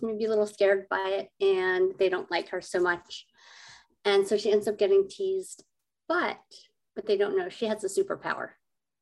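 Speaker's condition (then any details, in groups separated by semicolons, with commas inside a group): Cleft lip and palate; adult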